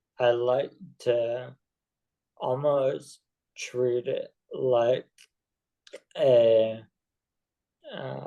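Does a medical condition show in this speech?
Yes: ALS.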